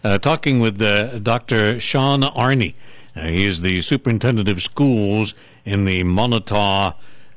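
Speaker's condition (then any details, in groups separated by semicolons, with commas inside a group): No condition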